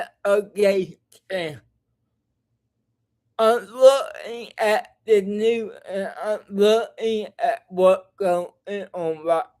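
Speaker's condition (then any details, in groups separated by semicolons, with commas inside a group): Cerebral palsy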